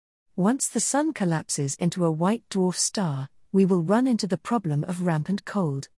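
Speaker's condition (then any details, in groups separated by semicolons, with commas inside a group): No condition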